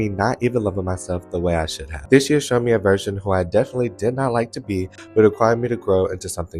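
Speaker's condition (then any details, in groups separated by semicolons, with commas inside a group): No condition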